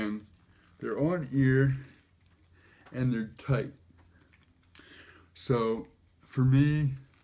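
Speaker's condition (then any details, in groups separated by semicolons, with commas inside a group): Cerebral palsy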